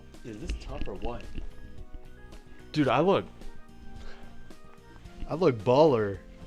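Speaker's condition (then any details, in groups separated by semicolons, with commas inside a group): No condition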